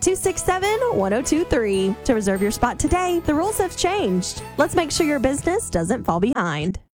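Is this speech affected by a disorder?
No.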